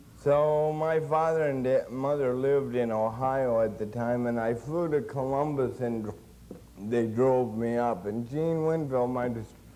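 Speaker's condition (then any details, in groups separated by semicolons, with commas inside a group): Cerebral palsy; since birth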